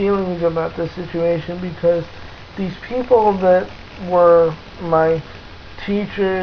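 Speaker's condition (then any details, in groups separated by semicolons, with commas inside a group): Cerebral palsy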